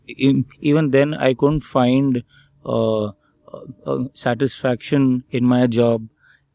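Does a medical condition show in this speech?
Yes: stuttering; stuttering since birth, cause unknown, fluency shaping and reading practice in first two therapy sessions; Mumbai self-help group member, more comfortable speaking, says has found voice; stutters when speaking; here blocks.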